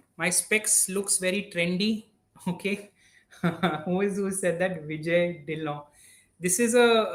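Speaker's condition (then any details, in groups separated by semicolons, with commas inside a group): No condition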